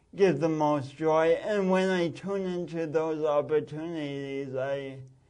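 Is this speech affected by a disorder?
Yes: speech impediment from birth oxygen loss; pronounced speech impediment since birth, distinguished one-of-a-kind unique accent.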